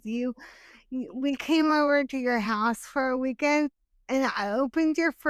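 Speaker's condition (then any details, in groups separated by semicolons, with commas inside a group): Cerebral palsy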